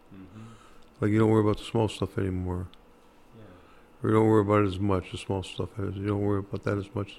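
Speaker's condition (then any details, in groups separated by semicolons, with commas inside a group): Parkinson's disease; hard time talking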